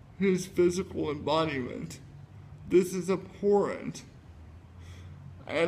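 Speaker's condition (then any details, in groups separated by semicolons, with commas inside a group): Cerebral palsy; affects fingers and toes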